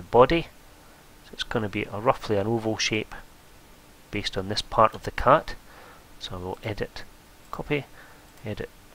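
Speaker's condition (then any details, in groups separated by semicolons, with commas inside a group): No condition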